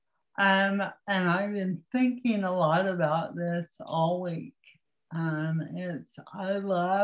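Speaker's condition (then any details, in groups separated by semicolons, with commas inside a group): Cerebral palsy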